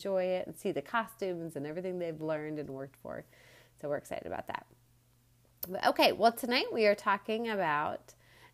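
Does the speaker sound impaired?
No.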